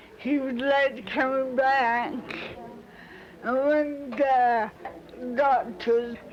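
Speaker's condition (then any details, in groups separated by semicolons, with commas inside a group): Cerebral palsy; halting voice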